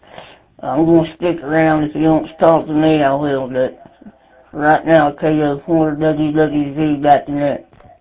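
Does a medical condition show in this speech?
Yes: speech impediment; sometimes pronounces things wrong, name misheard over radio net.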